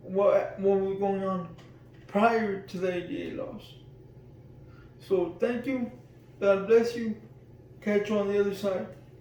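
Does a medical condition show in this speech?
Yes: cerebral palsy.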